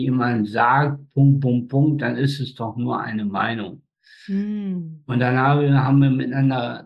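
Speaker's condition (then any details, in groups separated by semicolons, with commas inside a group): Spastic tetraparesis; all four limbs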